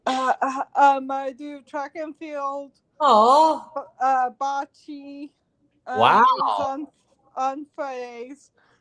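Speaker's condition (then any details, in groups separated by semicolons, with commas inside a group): Cerebral palsy; talks too fast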